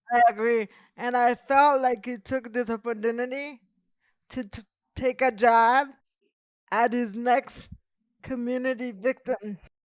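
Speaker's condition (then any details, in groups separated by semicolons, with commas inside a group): Cerebral palsy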